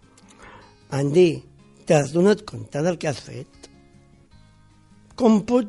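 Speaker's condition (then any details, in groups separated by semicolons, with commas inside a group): Down syndrome; congenital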